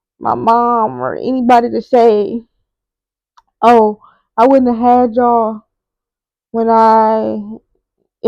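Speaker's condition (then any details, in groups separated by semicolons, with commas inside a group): Cerebral palsy; wheelchair user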